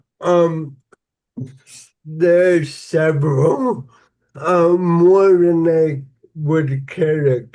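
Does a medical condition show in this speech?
Yes: cerebral palsy; somewhat slurred speech.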